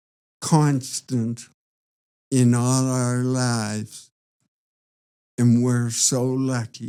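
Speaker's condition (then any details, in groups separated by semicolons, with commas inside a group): Parkinson's disease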